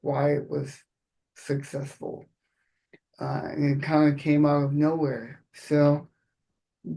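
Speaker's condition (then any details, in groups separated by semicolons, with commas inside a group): Cerebral palsy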